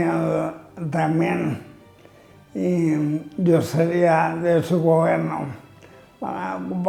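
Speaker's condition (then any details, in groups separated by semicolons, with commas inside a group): Amyotrophic lateral sclerosis (ela)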